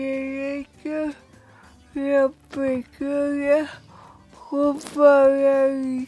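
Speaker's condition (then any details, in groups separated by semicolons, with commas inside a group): Cerebral palsy; brief fragmented answers, host restates meaning and checks understanding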